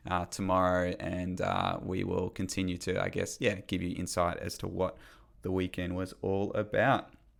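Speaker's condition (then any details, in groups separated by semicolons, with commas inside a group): No condition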